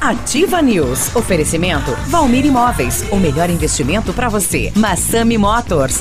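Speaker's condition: No condition

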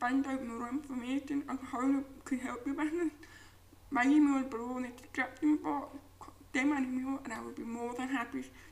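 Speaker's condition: Profound deafness; cochlear implant two years ago

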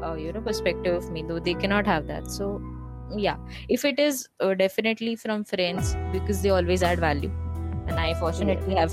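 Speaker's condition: No condition

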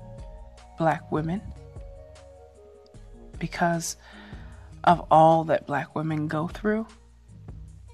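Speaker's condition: No condition

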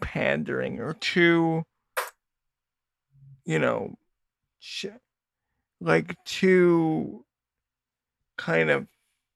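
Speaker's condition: Cerebral palsy; spastic quadriplegic cerebral palsy, all four limbs, caused by premature birth three months early; vocal ability might be a little different

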